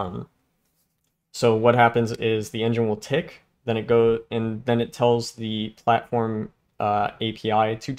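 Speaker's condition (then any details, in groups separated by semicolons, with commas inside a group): No condition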